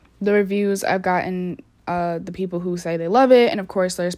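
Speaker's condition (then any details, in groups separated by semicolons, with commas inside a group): No condition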